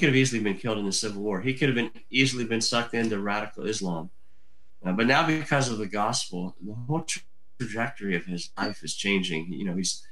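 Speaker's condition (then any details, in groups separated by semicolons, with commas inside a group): Cleft lip and palate; from birth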